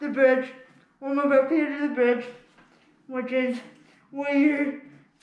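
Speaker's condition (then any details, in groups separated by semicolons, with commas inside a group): Spastic cerebral palsy; uses wheelchair; can speak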